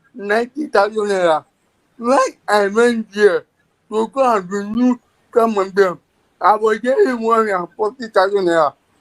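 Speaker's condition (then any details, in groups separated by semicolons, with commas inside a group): Cerebral palsy; therapy improved agility, able to drive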